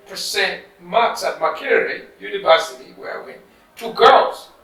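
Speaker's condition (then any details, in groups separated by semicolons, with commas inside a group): No condition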